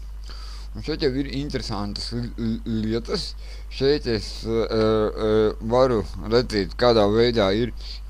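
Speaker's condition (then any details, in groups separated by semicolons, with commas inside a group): Cerebral palsy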